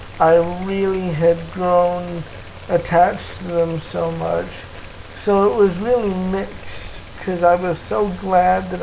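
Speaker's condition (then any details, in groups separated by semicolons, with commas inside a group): Cerebral palsy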